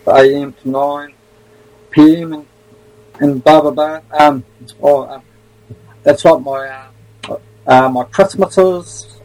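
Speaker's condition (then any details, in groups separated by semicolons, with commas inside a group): Stutter; sometimes takes a while to get words out; prolonged sounds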